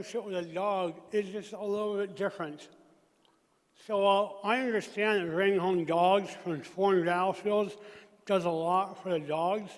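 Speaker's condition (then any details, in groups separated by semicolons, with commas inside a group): Traumatic brain injury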